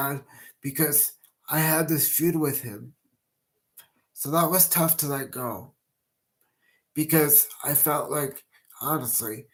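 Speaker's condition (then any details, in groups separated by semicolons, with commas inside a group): Cerebral palsy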